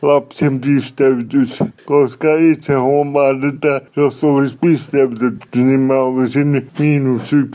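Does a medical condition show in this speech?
Yes: cerebral palsy; from birth, hypoxia when stuck on mother's tailbone during delivery, mainly mobility impairment, limits movement, speech; somewhat unclear, self-described.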